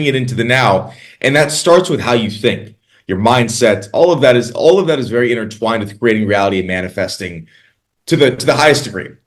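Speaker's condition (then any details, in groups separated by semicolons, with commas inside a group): No condition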